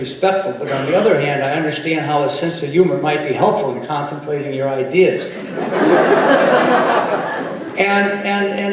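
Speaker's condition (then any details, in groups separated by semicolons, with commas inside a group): No condition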